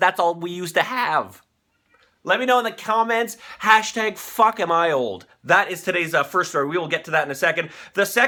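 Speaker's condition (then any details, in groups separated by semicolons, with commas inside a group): No condition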